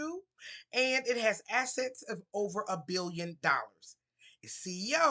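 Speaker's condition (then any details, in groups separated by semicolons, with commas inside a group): No condition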